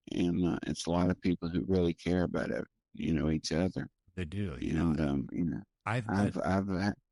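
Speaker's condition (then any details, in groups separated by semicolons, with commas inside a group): Primary progressive multiple sclerosis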